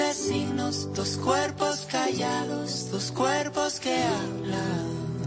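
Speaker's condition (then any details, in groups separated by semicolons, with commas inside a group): No condition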